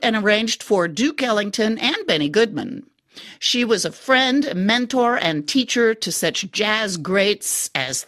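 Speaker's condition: No condition

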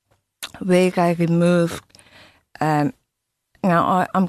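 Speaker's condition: Tongue removal for cancer; two surgeries, 8-hour resection with skin graft free flap reconstruction, small back part left; relearned speaking from scratch with speech therapist, could not speak after surgery, remaining tongue enables swallowing

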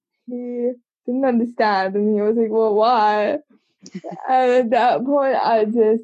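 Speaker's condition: Cerebral palsy; congenital, from birth, age 25

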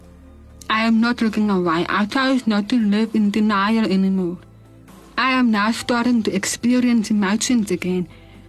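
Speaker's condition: Hearing loss with cochlear implants, severe; 97% hearing loss, struggled to understand in hearing school growing up; learned early to speak like hearing person, mother bonita drew out language, not natural

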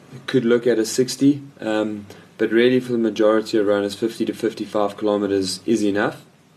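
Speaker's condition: No condition

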